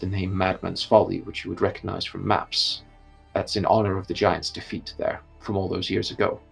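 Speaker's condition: No condition

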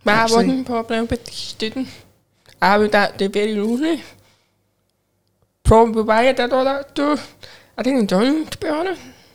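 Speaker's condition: Profound deafness, cochlear implant; learned to listen through implant, sign language learned around age 16; learned to talk before sign language, speaks to hearing people, signs to deaf people

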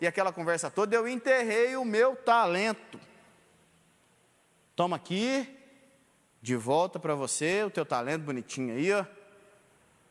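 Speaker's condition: No condition

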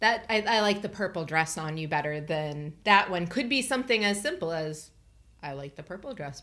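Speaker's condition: No condition

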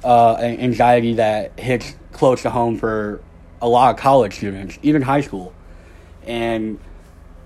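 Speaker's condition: Cleft lip and palate; no front teeth at birth

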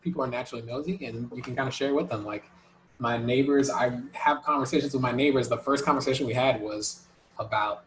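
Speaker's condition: No condition

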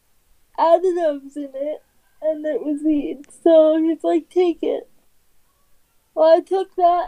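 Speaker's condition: Cerebral palsy; affects muscles, motor skills and all limbs, pain, serious complications needing surgery, morphine for two years

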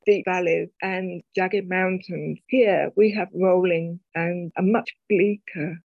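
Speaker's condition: Profound deafness, cochlear implant; profound deafness with overnight onset, then sudden total deafness 11 years ago; very limited sound through auditory pathway despite implant, lack of captions caused difficulties

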